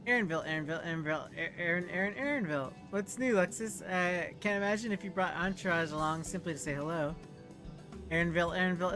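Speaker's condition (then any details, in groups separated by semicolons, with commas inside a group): No condition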